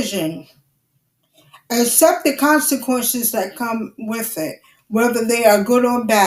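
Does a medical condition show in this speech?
Yes: cerebral palsy; wheelchair user.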